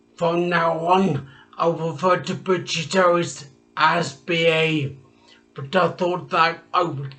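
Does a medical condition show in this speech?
Yes: traumatic brain injury; speech.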